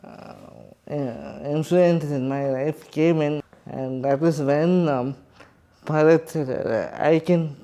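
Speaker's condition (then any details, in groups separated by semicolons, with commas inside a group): Cerebral palsy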